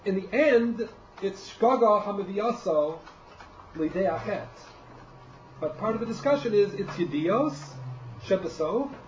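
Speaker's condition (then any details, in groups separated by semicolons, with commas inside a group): No condition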